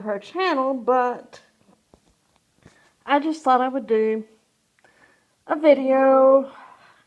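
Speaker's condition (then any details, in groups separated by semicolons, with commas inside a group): Cerebral palsy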